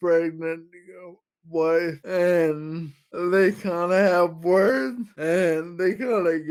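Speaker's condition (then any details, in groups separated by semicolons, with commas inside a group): Friedreich's ataxia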